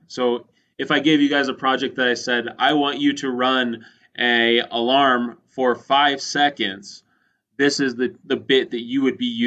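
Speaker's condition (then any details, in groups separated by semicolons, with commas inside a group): No condition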